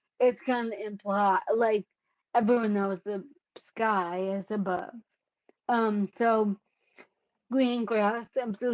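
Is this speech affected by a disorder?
Yes: cerebellar ataxia.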